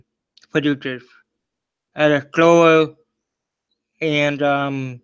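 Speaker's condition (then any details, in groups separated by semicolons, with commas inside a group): Cerebral palsy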